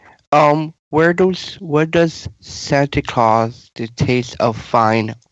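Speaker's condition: Down syndrome

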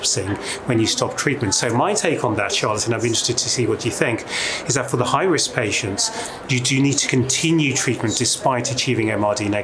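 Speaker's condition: No condition

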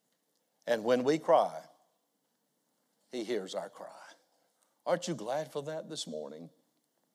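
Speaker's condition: No condition

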